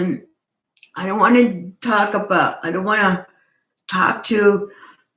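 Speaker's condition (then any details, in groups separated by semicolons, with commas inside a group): Cerebral palsy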